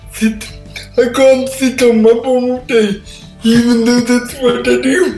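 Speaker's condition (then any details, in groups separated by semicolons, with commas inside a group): Cerebral palsy; all four limbs affected, born 12 weeks premature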